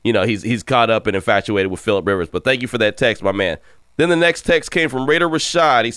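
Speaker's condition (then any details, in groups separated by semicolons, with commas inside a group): No condition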